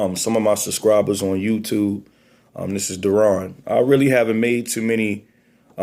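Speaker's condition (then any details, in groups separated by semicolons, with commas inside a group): No condition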